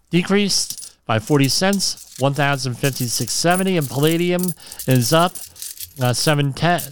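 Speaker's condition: Cleft lip and palate

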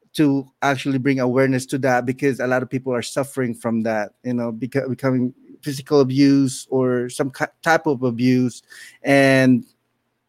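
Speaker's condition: No condition

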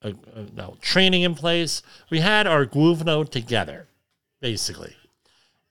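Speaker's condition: Cleft lip and palate; has tinnitus

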